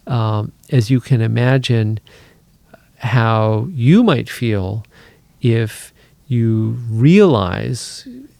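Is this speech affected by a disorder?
No.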